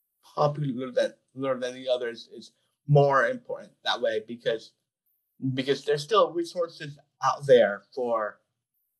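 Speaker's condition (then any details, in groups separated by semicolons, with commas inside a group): Down syndrome; about 25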